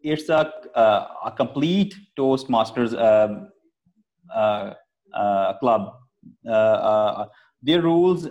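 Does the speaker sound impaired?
Yes: stammering; persistent stammering, practices speech techniques, PSF Toastmasters Club for stammerers; still stammers, comfortable sharing thoughts, marked improvement over past 4 months with Toastmasters; stumbles in speaking, amount varies, expresses self easily despite stammering; here prolonged sounds, blocks.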